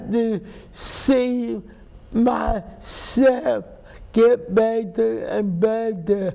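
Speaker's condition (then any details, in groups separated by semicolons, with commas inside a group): Cerebral palsy; speech impairment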